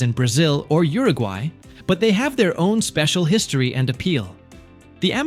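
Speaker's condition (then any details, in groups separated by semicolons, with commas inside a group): No condition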